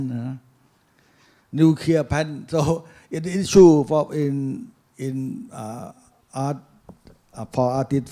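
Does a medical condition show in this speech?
No.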